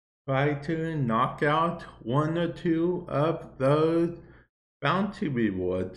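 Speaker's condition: Cerebral palsy; viewer asked why talking like that

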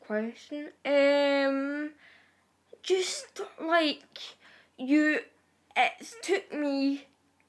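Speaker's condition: Cerebral palsy; wheelchair user

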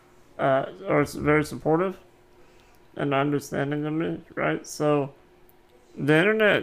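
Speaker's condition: Muscular dystrophy

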